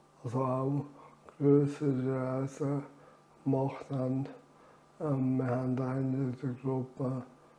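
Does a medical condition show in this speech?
Yes: amyotrophic lateral sclerosis.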